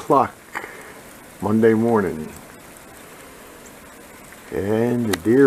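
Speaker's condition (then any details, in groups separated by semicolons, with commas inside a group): No condition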